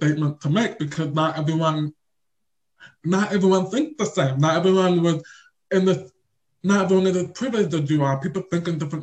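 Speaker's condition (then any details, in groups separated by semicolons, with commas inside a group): Deaf or hard of hearing; on deaf spectrum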